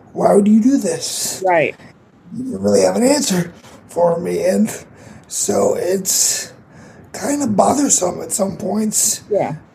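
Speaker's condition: Cerebral palsy; cerebral palsy from brain bleed, very tight muscles, trouble walking, needs help walking and toileting, dad assists daily; condition audible in voice

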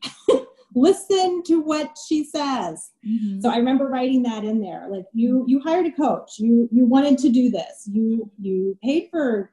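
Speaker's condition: No condition

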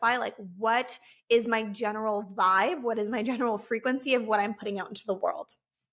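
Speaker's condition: No condition

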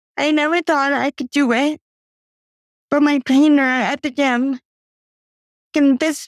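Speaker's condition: Cerebral palsy; from birth, doctors predicted never walking, took first steps, walks with walker, first tricycle at age 12

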